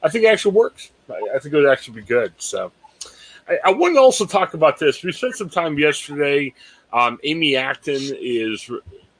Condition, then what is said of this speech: None; typical speech.